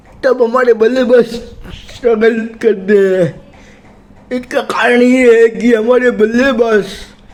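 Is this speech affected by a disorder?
Yes: cerebral palsy.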